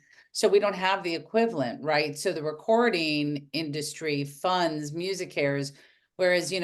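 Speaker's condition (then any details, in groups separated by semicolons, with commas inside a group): No condition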